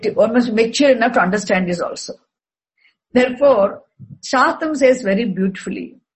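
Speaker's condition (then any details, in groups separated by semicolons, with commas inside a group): No condition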